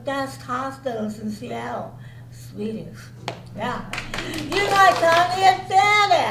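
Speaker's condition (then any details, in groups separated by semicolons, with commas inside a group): Cerebral palsy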